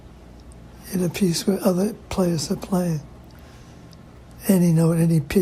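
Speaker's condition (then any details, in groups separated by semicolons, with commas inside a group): Parkinson's disease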